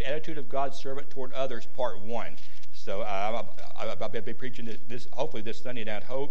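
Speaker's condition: Stuttering; worse when unwell, mistaken for stroke by Life Squad paramedics; repeated sounds, repeated words

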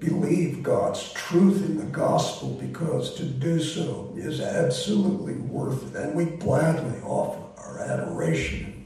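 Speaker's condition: Voice disorder; not contagious

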